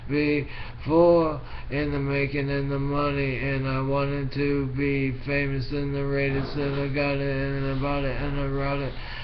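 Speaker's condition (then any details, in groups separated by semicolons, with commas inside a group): Brain injury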